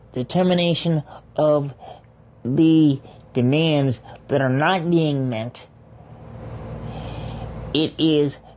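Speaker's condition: Cerebral palsy; legal blindness

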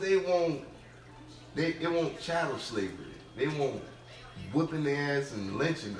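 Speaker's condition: No condition

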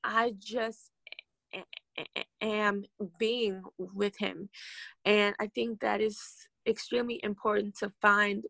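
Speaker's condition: Stuttering; long-standing stutter, years of speech therapy, severe stuttering and painful speeches in high school, not cured; two new techniques since The Steve Harvey Show, where Steve Harvey helped her speak fluently; less stuttering when unobserved, with close friends, or arguing, more when upset; prolonged sounds, blocks

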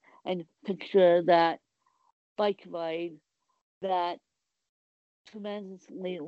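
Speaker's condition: Cerebral palsy; colorado

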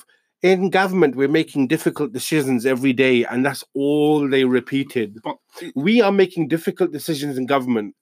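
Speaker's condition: No condition

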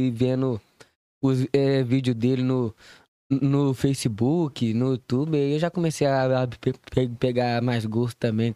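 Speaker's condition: Stuttering; stuttering less during podcast, relaxed after drinking and eating; no stutter singing, recording videos or speaking Carioca accent, blocks starting speech, less when drinking; repeated sounds, repeated words

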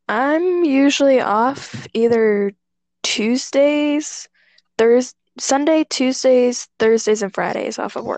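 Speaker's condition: No condition

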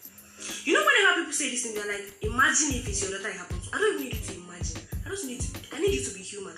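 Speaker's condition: No condition

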